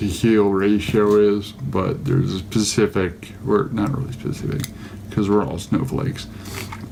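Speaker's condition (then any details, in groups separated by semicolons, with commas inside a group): Cerebral palsy; affects gait and walking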